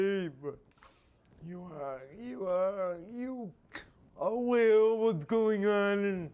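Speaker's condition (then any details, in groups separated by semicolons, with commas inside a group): Spastic quadriplegia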